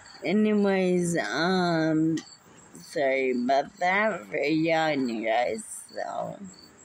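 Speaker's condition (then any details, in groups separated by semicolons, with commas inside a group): Muscular dystrophy; unable to walk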